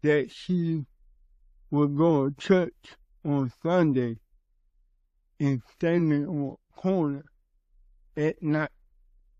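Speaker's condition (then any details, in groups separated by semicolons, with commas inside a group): Cerebral palsy; from birth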